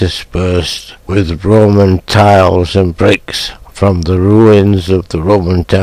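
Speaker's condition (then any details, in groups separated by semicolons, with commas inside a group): Motor neuron disease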